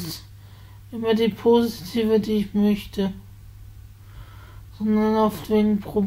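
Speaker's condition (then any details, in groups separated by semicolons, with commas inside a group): Spasticity from birth; multiple sclerosis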